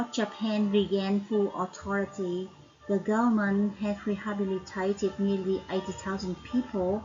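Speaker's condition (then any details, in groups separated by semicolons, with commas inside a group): No condition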